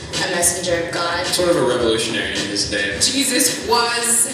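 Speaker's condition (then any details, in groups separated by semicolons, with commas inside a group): No condition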